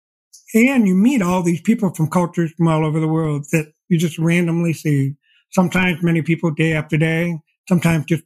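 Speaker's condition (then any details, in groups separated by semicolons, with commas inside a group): Deafblindness; progressive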